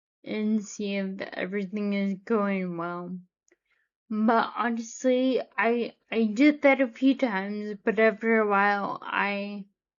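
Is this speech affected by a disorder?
Yes: Friedreich's ataxia.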